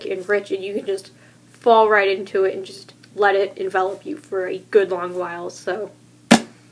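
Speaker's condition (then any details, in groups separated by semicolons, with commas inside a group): No condition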